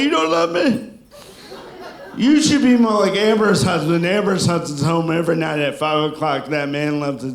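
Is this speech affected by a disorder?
Yes: cerebral palsy; sounds drunk, constant.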